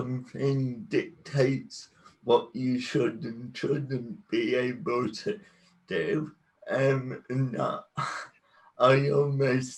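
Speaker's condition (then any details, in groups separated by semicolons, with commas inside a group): Cerebral palsy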